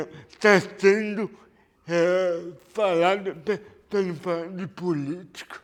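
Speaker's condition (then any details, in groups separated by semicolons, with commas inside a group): Cerebral palsy; lack of oxygen at birth, premature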